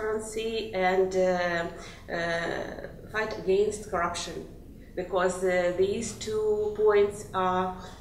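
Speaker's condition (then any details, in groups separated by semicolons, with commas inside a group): No condition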